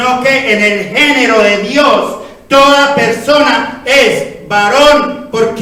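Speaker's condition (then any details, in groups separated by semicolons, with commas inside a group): No condition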